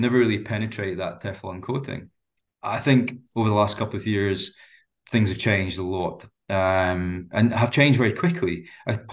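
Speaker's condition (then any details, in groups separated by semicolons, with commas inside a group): No condition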